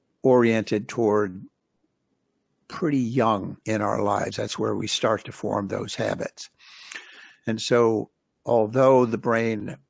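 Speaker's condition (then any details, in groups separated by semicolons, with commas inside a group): No condition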